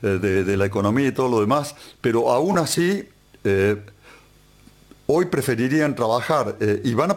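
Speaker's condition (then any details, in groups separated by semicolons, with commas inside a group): No condition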